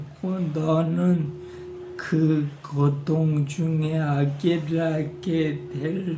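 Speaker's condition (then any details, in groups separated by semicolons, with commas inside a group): Parkinson's disease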